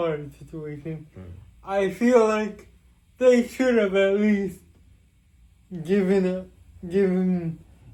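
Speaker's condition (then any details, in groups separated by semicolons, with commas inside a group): Cerebral palsy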